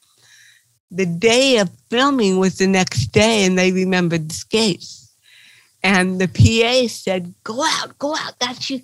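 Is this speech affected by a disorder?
Yes: cerebral palsy; titanium neck limiting looking up, involuntary movements, chronic pain, past Botox dependence, past painkiller addiction.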